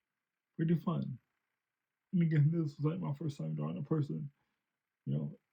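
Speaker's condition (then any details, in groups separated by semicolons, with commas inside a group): Cerebral palsy; since birth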